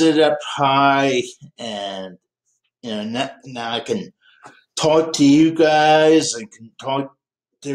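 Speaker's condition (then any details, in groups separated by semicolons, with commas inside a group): Cerebral palsy; present from birth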